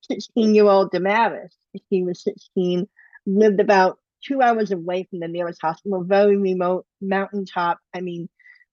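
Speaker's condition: Bilateral cleft lip and palate

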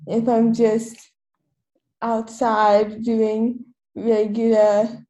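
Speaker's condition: Cerebral palsy; wheelchair user

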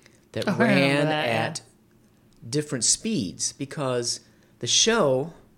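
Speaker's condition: No condition

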